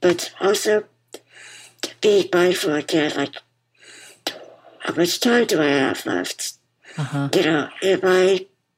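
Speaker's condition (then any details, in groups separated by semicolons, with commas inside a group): Muscular dystrophy; congenital form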